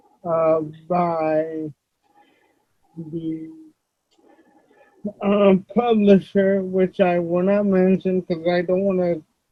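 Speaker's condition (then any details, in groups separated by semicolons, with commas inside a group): Cerebral palsy; uses wheelchair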